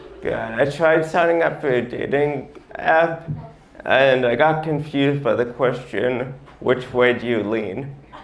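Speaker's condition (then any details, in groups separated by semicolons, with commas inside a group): Mild ataxic cerebral palsy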